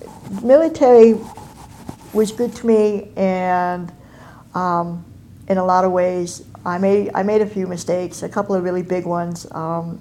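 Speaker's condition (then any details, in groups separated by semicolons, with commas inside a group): Cleft palate and cleft lip; congenital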